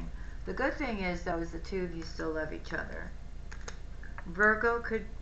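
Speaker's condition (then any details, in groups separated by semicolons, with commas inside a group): No condition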